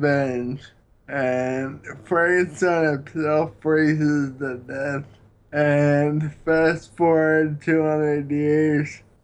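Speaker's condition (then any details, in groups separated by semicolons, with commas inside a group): Friedreich's ataxia; coordination and heart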